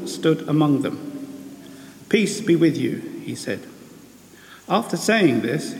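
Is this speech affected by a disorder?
No.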